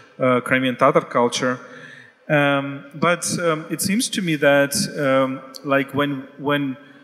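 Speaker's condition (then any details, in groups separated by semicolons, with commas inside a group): No condition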